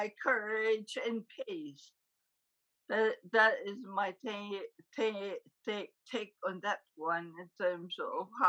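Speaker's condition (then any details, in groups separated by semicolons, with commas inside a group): Huntington's disease; confirmed by genetic test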